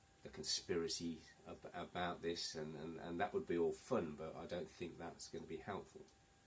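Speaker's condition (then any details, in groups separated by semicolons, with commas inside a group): No condition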